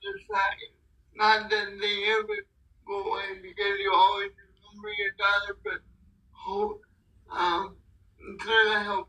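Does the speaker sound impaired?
Yes: cerebral palsy; physically challenged.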